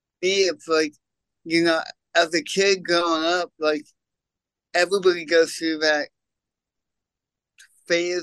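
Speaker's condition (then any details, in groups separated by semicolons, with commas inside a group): Cerebral palsy; congenital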